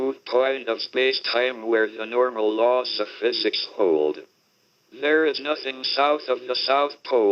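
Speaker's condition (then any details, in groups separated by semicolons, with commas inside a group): Motor neuron disease (ALS), speech-generating device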